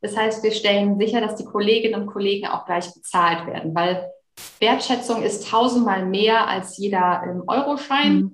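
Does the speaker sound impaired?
No.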